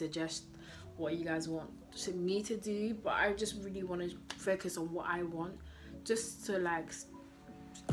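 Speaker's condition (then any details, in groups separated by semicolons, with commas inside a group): No condition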